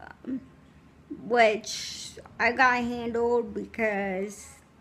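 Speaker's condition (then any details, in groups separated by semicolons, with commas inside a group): Cerebral palsy, spastic, severe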